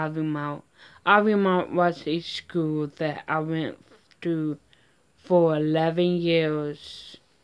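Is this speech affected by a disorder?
Yes: mild cerebral palsy.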